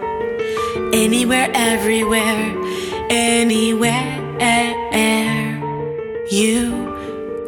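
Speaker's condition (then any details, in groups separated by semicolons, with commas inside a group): No condition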